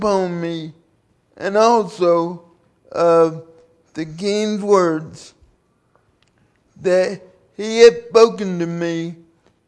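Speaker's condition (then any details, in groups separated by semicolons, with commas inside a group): Cerebral palsy; from birth, due to birth complications, 37 years since onset, carried by parents and friends since birth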